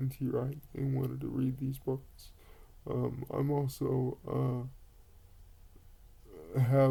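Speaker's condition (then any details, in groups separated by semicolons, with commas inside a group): Cerebral palsy; quadriplegic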